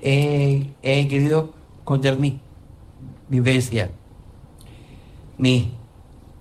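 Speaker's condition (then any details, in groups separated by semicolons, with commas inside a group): Down syndrome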